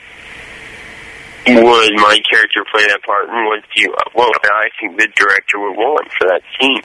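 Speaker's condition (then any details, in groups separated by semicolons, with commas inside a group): Cerebral palsy, mild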